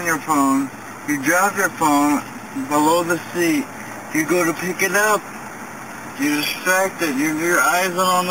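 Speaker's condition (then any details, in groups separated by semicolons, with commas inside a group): Traumatic brain injury; needs prompting to breathe while talking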